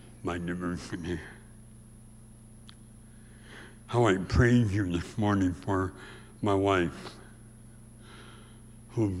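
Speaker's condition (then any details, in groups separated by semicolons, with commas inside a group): Severe speech impediment; could not talk at all as young child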